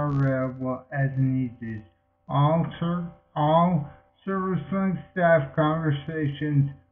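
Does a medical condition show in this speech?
Yes: multiple sclerosis.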